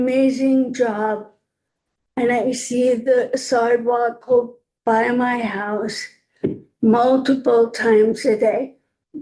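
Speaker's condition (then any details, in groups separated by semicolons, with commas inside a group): ALS; voice obviously deteriorating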